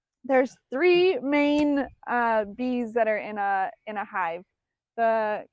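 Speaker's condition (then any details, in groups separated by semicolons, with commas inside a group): No condition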